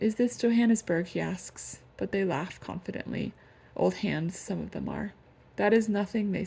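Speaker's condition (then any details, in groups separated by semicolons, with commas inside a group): No condition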